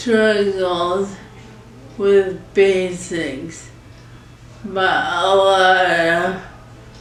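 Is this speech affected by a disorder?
Yes: ALS.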